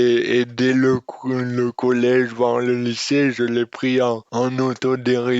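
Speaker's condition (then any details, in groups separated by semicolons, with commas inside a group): Dystonia; speech disorder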